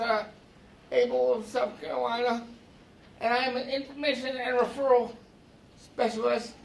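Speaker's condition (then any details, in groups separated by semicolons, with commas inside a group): Cerebral palsy; brain cell damage at birth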